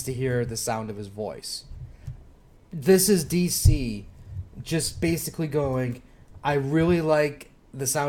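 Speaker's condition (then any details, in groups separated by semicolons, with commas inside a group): No condition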